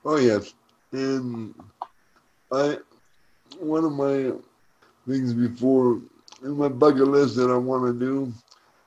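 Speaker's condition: Cerebral palsy; uses wheelchair for mobility

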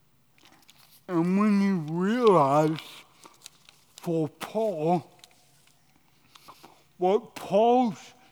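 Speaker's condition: Cerebral palsy

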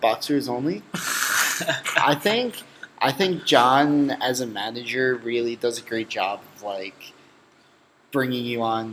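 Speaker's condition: No condition

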